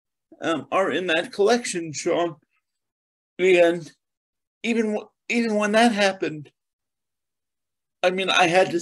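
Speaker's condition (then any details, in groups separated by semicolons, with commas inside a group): Cerebral palsy; very spastic presentation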